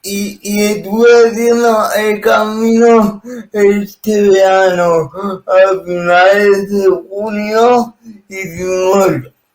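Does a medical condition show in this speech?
Yes: cerebral palsy.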